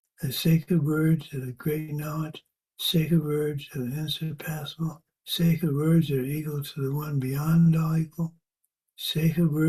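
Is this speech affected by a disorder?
Yes: Parkinson's; age 73.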